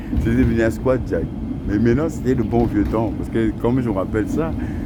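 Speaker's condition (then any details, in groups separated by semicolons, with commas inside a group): No condition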